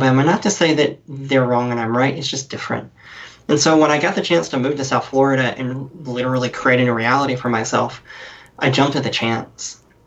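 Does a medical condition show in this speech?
Yes: cleft lip and palate; congenital cleft lip and palate; different, more nasal-sounding voice due to cleft, talks differently.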